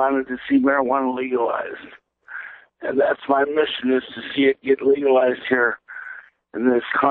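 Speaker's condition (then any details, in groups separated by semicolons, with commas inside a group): Cerebral palsy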